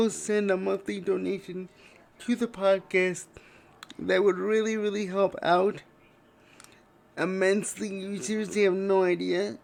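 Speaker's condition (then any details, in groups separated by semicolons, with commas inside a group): Cerebral palsy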